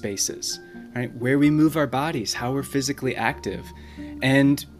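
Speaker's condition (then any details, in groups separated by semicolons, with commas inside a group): No condition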